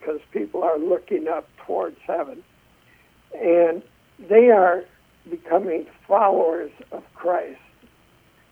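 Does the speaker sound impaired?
Yes: essential tremor; drawings made shaky by the tremor.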